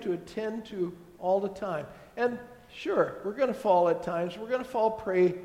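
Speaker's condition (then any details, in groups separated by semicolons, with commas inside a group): No condition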